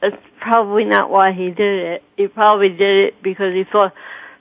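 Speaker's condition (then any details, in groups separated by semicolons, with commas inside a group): Cerebral palsy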